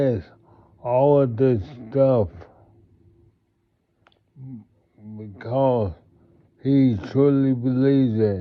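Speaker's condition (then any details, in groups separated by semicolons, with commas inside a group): Multiple sclerosis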